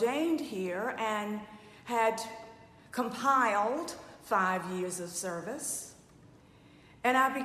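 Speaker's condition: No condition

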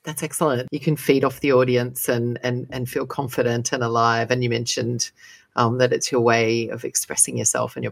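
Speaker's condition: No condition

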